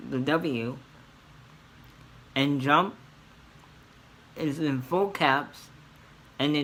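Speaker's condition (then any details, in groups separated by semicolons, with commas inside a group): Cerebral palsy; scoliosis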